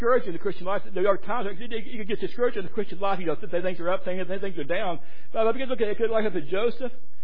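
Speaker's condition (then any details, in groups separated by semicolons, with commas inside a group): Stuttering; struggled with it for a while, adults at gadsdale said stutter barred preaching; tired tonight, feels an hour later, stutters more; stutters more when tired; repeated sounds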